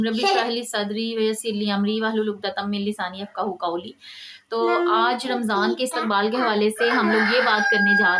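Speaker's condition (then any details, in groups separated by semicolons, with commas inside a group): No condition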